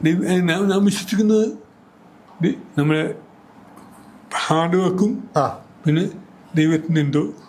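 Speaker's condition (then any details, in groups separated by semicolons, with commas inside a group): Cerebral palsy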